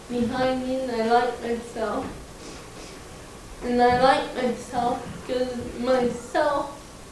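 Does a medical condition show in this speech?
Yes: cerebral palsy, mild; slightly slurred, harder to understand when excited and faster, easy to understand, took much work.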